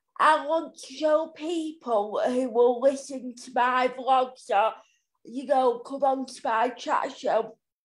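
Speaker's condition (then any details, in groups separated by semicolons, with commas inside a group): Cerebral palsy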